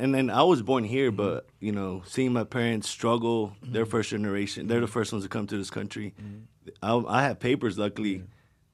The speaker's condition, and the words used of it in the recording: None; typical speech.